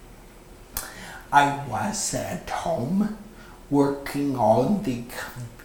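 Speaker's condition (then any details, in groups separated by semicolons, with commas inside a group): Stroke with paralyzed vocal cord; left-hand writing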